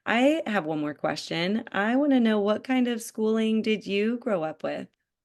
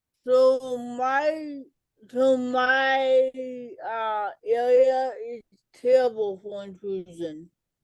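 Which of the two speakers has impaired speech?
The second: cerebral palsy; affects speech and fine motor skills; speech delay in childhood, speech services.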